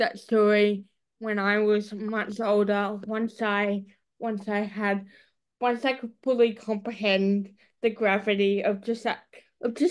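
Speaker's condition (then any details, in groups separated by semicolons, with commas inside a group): Cerebral palsy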